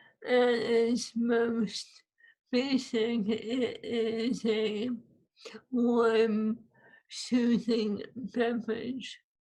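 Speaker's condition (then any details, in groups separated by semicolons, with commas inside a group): ALS; swallowing lost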